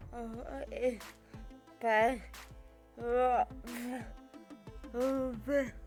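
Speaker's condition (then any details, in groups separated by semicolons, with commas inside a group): Cerebral palsy; from birth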